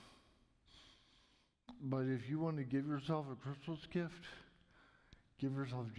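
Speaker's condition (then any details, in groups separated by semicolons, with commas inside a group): Cerebral palsy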